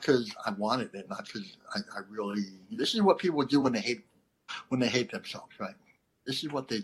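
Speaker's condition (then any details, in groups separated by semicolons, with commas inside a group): Cleft lip and palate; lisp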